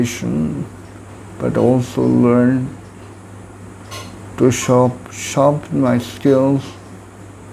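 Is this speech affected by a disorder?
Yes: cerebral palsy.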